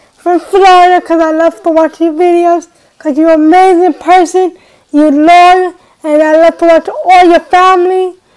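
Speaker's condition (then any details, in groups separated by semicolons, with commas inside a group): Cerebral palsy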